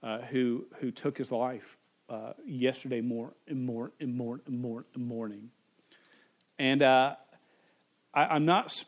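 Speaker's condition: Stuttering; much worse through school years, variable with bad days; pretty fluent currently; pretty fluent now, some days unable to say own name; repeated sounds, prolonged sounds, blocks

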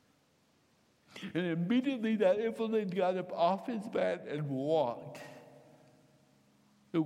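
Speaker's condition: Cerebral palsy, mild; can't speak right

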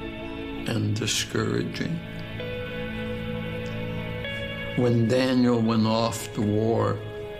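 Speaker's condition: ALS, speech-generating device

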